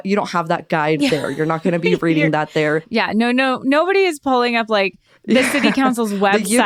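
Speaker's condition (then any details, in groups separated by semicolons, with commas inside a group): No condition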